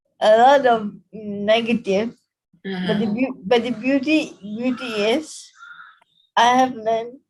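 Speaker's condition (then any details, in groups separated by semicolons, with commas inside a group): Cerebral palsy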